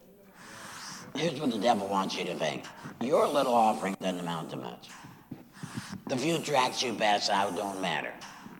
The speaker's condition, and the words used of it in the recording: Laryngectomy. If my mother were alive, she would say, "How dare you speak to me in that tone of voice?"